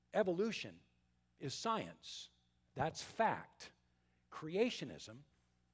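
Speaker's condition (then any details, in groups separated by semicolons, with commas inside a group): No condition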